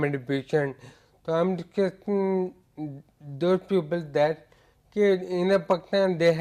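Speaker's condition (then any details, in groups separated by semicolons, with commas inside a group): Ataxia; difficulty walking and speaking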